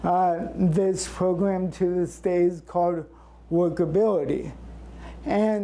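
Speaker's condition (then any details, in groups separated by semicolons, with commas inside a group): Cerebral palsy; since birth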